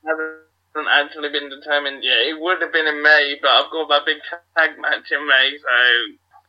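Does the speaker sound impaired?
Yes: cerebral palsy; wheelchair user.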